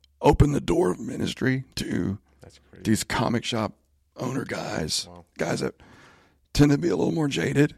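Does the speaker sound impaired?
Yes: spasmodic dysphonia; in speech therapy with doctors, band crowns off for medical year.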